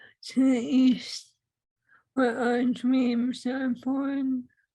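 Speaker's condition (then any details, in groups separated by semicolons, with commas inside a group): ALS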